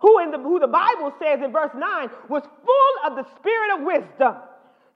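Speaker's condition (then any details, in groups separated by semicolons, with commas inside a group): No condition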